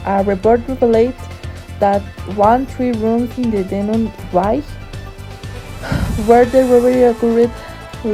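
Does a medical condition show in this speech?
No.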